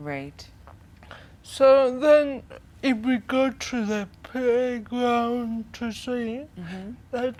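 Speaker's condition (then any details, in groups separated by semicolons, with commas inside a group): Cerebral palsy; speech affected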